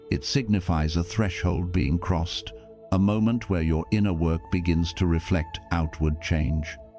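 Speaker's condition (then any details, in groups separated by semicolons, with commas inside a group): No condition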